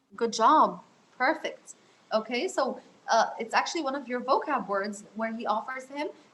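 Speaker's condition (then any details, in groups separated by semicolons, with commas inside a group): No condition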